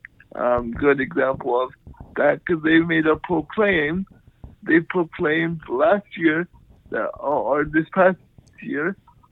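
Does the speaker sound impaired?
Yes: cerebral palsy; from birth, lifelong, power wheelchair, cannot walk, only left hand usable; in 20s, swimming as therapy, needs two support workers for swimming; uses voice very well, Siri voice texting on iPhone works with practice, sometimes misrecognized words.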